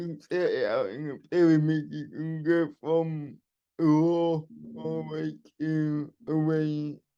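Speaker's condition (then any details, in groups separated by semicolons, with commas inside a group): Cerebral palsy; wheelchair user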